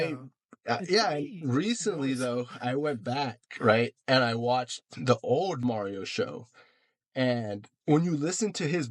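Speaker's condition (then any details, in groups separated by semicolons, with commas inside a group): No condition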